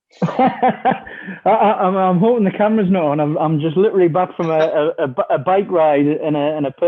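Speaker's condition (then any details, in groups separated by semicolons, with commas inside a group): No condition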